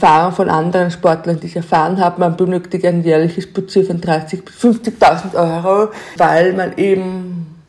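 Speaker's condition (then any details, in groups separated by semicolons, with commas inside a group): Deafness; learned sign language only from age 17, uses sign language interpreters; learned to speak over time despite deafness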